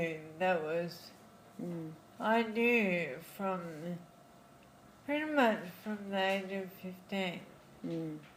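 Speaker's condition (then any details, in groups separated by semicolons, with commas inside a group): Friedreich's ataxia; diagnosed in childhood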